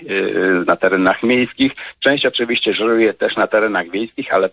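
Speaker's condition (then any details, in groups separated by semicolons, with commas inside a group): No condition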